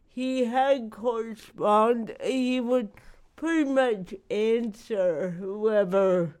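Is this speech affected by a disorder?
Yes: cerebral palsy; especially without yoga or exercise.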